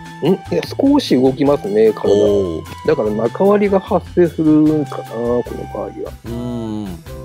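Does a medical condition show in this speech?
No.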